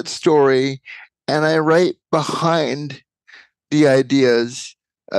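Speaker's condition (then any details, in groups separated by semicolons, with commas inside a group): Cerebral palsy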